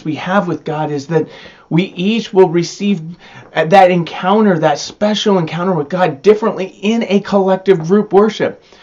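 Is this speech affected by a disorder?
No.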